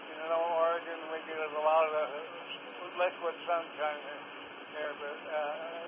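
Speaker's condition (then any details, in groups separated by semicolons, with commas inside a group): Parkinson's; Parkinson's affecting left side, 72-year-old man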